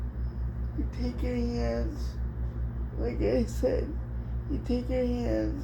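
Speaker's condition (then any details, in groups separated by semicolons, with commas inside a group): Cerebral palsy; speech somewhat affected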